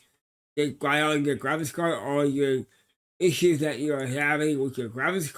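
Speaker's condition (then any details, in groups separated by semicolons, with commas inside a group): Cerebral palsy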